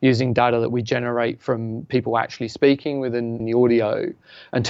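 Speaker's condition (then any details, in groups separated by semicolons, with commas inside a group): No condition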